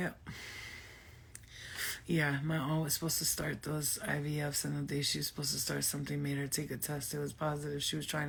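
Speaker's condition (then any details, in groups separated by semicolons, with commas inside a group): No condition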